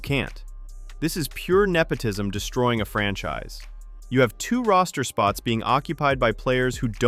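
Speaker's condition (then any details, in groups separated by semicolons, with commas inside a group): No condition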